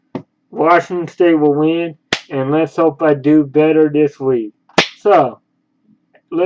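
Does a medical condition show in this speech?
Yes: cerebral palsy.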